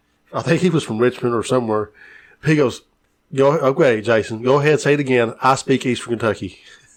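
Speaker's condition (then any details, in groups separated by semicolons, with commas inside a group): No condition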